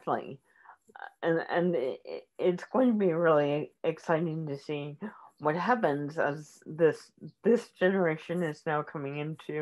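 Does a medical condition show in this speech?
Yes: cerebral palsy; early speech, speech therapy in elementary school.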